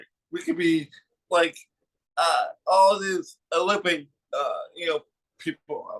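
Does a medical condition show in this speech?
Yes: cerebral palsy.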